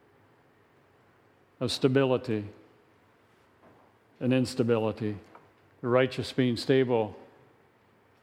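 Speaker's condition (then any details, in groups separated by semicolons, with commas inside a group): No condition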